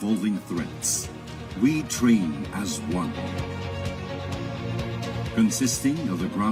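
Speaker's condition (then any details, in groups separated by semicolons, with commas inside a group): No condition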